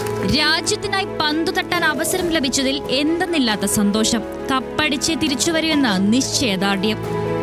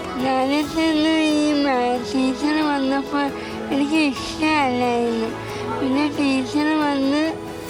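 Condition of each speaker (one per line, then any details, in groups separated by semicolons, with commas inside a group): No condition
Cerebral palsy; earlier falls when running, much improved with training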